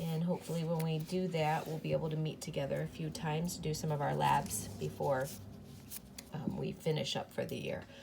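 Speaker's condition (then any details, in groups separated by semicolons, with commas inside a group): No condition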